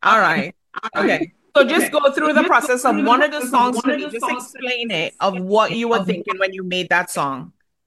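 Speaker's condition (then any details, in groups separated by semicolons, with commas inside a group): No condition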